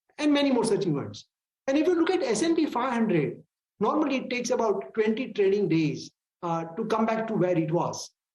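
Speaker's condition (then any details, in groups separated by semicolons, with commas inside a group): No condition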